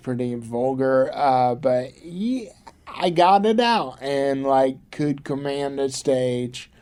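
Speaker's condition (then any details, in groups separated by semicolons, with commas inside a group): Cerebral palsy; from birth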